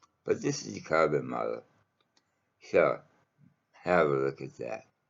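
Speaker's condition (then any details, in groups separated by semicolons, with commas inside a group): Mouth cancer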